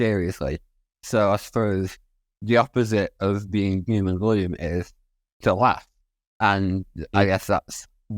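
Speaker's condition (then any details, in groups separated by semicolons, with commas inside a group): Spinal muscular atrophy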